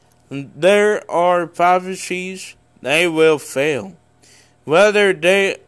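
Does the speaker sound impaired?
Yes: cerebral palsy; congenital cerebral palsy.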